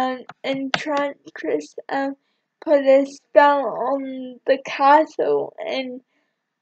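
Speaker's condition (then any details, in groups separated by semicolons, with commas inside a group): Cerebral palsy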